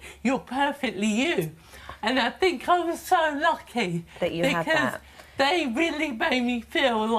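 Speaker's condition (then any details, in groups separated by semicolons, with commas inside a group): Cerebral palsy; present from birth, unsteady balance; affects speech and walking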